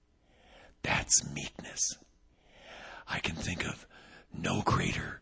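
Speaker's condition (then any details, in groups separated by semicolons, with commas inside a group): Vocal cord paralysis, unilateral; one vocal cord paralyzed, about 6 weeks; voice not yet back, audibly affected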